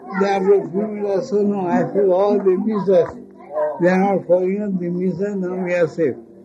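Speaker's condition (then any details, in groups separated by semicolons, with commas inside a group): Speech loss after head injury; heavy speech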